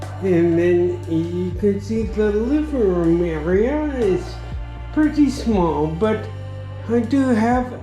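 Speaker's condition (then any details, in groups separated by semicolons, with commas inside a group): Traumatic brain injury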